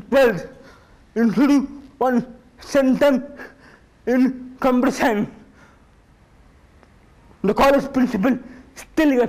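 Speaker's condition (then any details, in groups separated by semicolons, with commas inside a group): Cerebral palsy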